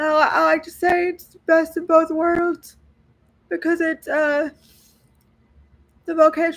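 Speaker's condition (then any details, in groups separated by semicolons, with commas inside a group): Spastic quadriplegic cerebral palsy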